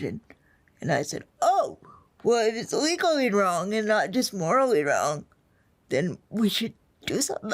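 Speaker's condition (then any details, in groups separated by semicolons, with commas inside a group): Spastic quadriplegic cerebral palsy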